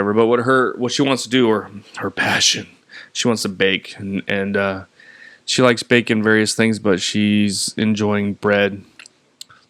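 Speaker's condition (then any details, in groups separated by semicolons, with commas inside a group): No condition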